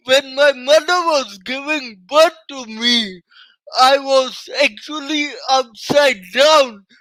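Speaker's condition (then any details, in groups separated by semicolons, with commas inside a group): Cerebral palsy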